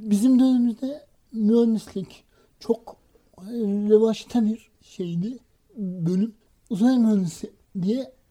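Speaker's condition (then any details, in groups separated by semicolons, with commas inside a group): Cerebral palsy; from birth, no speech or walking until age 6, misdiagnosed intellectual disability at age 5; school speech difficulty, reading not fluent, practised reading aloud before mirror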